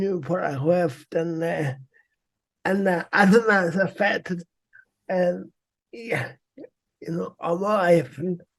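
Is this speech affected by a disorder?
Yes: cerebral palsy; walking always difficult.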